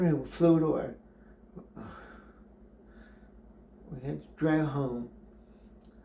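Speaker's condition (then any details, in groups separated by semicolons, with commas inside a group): Brain injury; memory greatly affected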